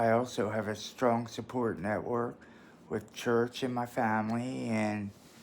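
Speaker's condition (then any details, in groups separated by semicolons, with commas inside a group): Traumatic brain injury; closed head injury from car, cognitive problems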